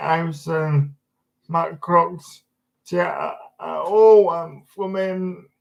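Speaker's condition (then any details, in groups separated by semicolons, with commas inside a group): Disability affecting speech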